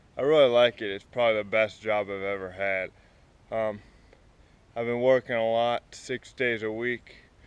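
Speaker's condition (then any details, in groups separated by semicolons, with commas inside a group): Cerebral palsy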